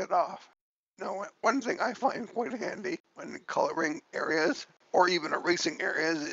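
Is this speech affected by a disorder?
Yes: cerebellar ataxia from brain tumour.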